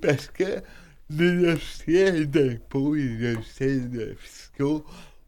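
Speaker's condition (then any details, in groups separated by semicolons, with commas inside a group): Cerebral palsy; wheelchair user, self-chosen stair-climbing wheelchair, unsubsidized, deductible as medical expense; self-described as speaking a bit oddly, host says not oddly at all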